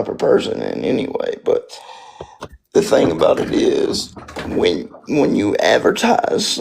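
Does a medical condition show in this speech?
Yes: spastic quadriplegic cerebral palsy.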